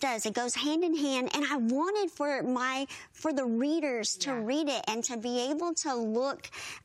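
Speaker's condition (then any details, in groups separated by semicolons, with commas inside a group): Bilateral cleft lip and palate, severe; hard to understand as a child, needed interpreters, singing voice strong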